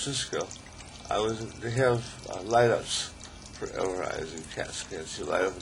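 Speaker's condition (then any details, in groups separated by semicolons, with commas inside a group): ALS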